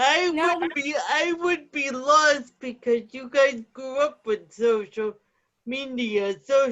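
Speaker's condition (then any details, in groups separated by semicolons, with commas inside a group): Cerebral palsy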